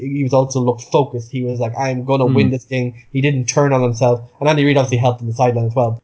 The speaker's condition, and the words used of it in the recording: No condition.